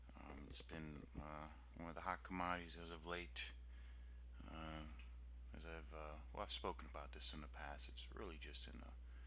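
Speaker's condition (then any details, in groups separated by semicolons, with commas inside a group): No condition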